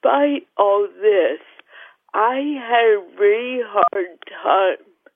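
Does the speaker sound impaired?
Yes: cerebral palsy; mild; joins by phone.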